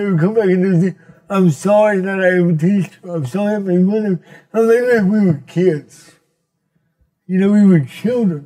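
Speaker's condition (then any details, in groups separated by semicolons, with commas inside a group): Cerebral palsy; from birth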